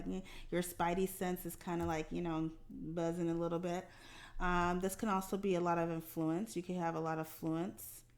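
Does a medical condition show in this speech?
No.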